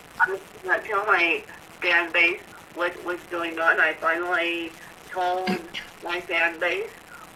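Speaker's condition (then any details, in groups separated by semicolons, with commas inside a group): Cerebral palsy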